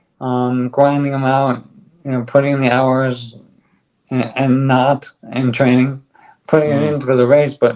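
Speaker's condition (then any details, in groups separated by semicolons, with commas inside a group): ALS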